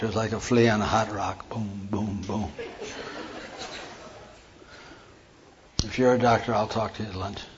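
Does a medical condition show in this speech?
Yes: Parkinson's; hand tremor during talk.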